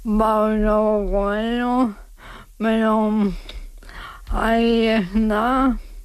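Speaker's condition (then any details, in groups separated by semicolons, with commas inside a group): ALS; diagnosed at about age 35; several years since diagnosis, slower progression, 24-hour care except sleep, caregiver helps mobility, hospital general rehabilitation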